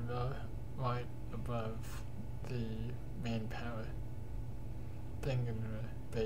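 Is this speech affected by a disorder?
Yes: cerebral palsy.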